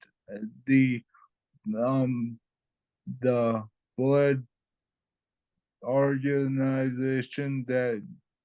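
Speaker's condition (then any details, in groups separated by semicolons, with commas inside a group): Traumatic brain injury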